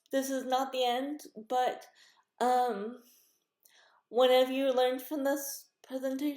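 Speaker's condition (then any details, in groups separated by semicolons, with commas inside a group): Cerebral palsy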